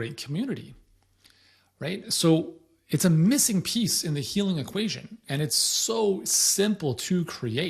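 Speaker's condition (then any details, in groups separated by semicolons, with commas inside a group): No condition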